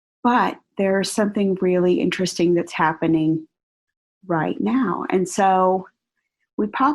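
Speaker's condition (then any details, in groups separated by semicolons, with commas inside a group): No condition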